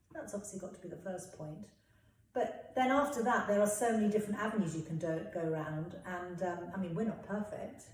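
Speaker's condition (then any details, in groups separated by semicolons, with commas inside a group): No condition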